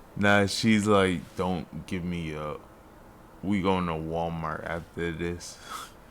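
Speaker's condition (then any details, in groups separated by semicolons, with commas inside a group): Multiple sclerosis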